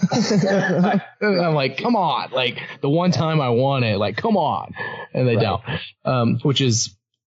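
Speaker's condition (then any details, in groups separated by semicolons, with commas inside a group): No condition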